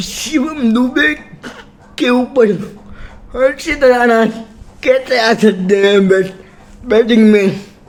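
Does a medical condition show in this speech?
Yes: cerebral palsy.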